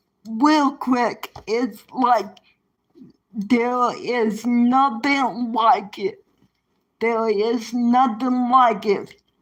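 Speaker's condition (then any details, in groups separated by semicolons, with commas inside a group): Cerebral palsy; present from birth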